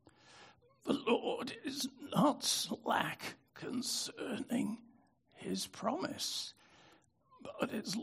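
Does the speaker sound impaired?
Yes: spasmodic dystonia; brain disorder.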